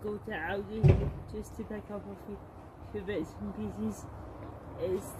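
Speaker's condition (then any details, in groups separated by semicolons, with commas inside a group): Cerebral palsy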